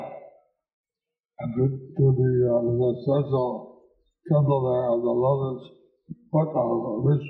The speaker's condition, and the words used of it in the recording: Stroke. In 2008, I had a stroke, and so half my face is paralyzed.